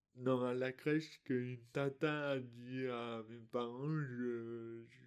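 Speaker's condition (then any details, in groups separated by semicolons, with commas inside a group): Dystonia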